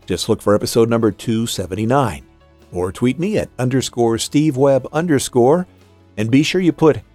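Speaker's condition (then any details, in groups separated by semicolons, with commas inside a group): No condition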